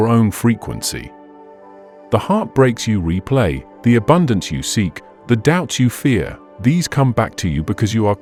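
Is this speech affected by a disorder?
No.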